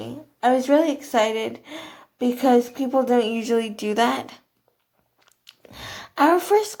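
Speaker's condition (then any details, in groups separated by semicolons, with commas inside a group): Cerebral palsy, athetoid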